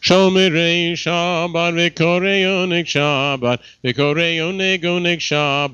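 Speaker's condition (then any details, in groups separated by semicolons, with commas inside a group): No condition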